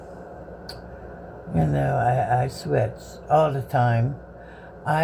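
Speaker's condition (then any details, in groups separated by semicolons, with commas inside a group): Bell's palsy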